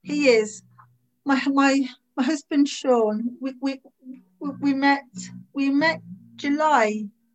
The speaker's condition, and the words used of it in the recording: Stuttering. They all know that I have a stammer because I'm one of those people that can't hide it.